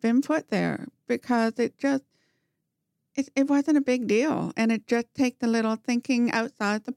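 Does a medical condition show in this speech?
Yes: profound hearing loss, congenital, bilateral; congenital profound hearing loss both ears, hearing aid right ear only, no fire alarm heard without it; wears hearing aid in right ear, used captioning and FM receiver in law school; talks very well despite profound hearing loss, did not talk until age four.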